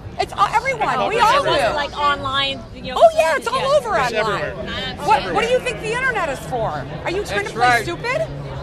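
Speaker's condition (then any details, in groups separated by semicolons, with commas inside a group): No condition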